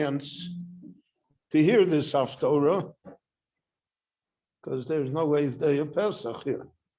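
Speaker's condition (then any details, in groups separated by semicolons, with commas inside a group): No condition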